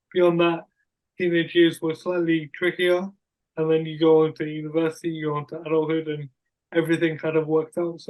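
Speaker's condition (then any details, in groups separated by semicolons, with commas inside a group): Cerebral palsy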